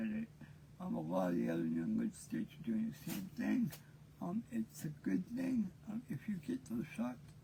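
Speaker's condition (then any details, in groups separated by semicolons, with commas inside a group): Cerebral palsy; present since birth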